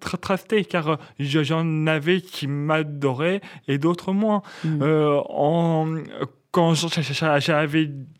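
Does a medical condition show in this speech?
Yes: stuttering; stuttering since age 4, first misdiagnosed as Gilles de la Tourette, cause hypothesized as several traumas; here repeated sounds, prolonged sounds.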